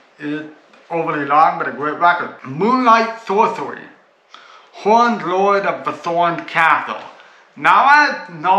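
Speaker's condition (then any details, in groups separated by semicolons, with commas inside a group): Cerebral palsy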